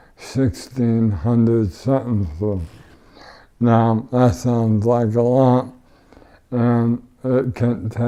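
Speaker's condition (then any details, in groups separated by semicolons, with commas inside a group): ALS; tracheotomy, wheelchair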